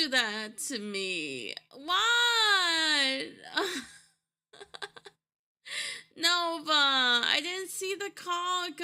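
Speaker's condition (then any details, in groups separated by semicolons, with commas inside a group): No condition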